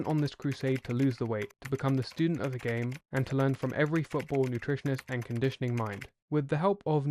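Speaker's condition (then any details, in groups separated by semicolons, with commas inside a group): No condition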